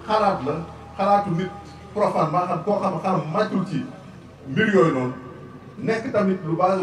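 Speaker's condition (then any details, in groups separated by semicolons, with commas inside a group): No condition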